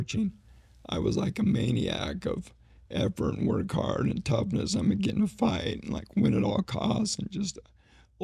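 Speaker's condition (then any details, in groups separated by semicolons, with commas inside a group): ALS; slowly progressing form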